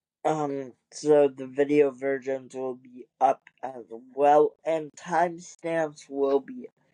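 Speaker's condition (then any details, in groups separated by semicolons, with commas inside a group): Cerebral palsy; wheelchair user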